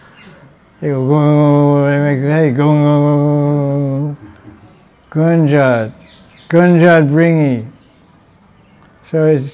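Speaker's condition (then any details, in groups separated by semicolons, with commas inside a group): Deafness; self-reported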